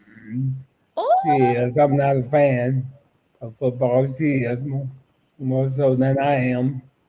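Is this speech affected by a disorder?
Yes: ALS; about eight years since diagnosis.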